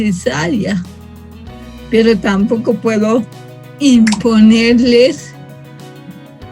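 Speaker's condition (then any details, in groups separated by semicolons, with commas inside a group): Cerebral palsy from birth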